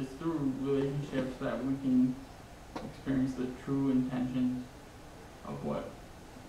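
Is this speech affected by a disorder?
Yes: traumatic brain injury.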